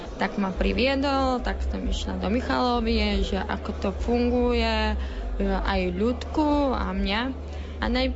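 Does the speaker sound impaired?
Yes: deafness; born hearing, near-total hearing loss in early childhood, caused by medicines given as treatment; reads lips, sometimes uses hearing aid.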